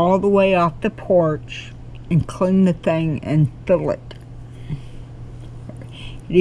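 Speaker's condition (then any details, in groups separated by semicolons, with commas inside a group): Cerebral palsy; cannot walk, crawls to get around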